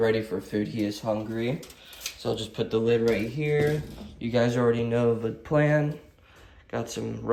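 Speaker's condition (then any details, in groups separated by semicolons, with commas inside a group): No condition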